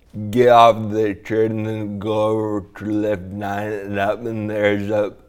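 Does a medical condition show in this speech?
Yes: traumatic brain injury; diffuse axonal brain shearing from snowboard crash into tree, cerebellum damaged, month-and-a-half coma, walks with walker; slurred speech, thinking sharp, relearned talking and swallowing after coma.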